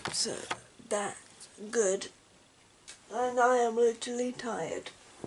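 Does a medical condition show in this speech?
Yes: cerebral palsy.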